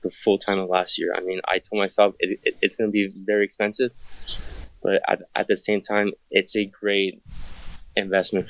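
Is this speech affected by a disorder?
Yes: stutter; stutter since childhood, always a problem growing up; still stutters, gives interviews regularly; here repeated sounds.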